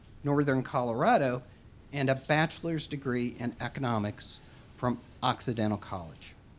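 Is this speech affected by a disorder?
No.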